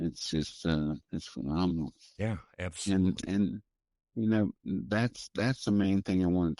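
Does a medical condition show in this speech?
Yes: primary progressive multiple sclerosis.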